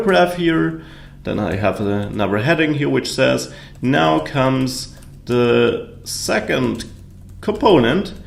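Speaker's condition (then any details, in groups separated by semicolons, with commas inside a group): No condition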